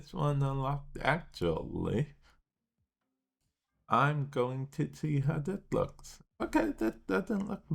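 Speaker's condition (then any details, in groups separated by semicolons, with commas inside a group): Cerebral palsy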